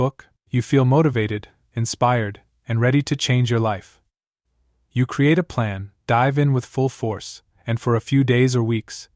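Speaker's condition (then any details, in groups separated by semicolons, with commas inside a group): No condition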